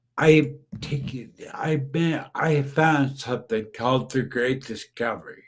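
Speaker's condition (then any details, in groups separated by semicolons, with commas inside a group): Brain injury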